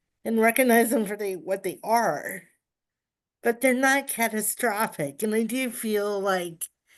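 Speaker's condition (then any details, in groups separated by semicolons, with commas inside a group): Cerebral palsy; uses power wheelchair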